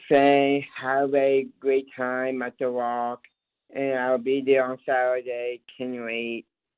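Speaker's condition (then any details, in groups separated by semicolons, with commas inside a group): Down syndrome; lives independently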